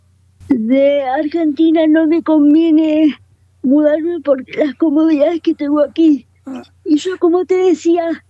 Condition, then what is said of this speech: Cerebral palsy. Lo que os dificulta es la movilidad y, por ejemplo, el habla, ¿verdad?